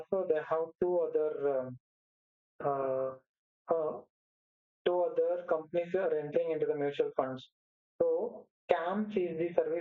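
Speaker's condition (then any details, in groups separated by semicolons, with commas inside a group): No condition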